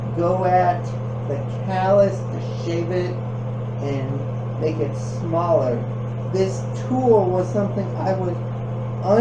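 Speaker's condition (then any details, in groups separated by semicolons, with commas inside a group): Cerebral palsy; affects feet and gait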